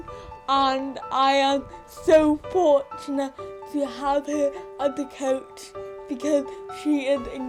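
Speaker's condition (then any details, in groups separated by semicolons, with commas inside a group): Cerebral palsy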